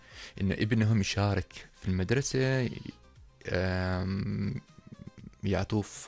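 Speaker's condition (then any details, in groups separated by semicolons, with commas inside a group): No condition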